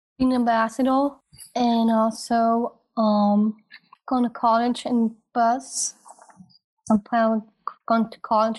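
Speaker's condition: Down syndrome

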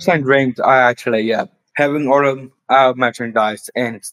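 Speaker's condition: Down syndrome; later diagnosed with autism

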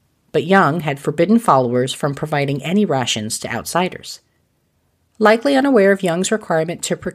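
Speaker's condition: No condition

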